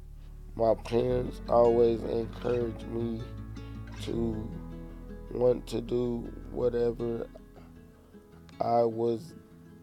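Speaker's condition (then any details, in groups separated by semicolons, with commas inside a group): Cerebral palsy; affects movement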